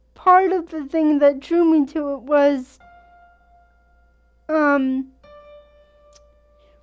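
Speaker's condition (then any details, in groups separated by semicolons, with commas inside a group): Cerebral palsy; present from birth, premature birth with complications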